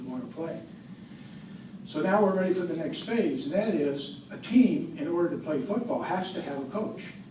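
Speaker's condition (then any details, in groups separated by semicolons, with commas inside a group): No condition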